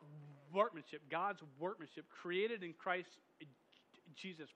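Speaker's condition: Stuttering; stutter noticed by listeners after speaking in big church, regular youth group unaware of it; blocks

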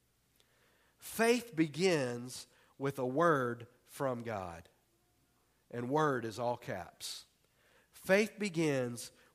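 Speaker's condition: No condition

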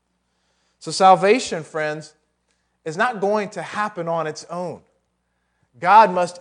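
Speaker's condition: No condition

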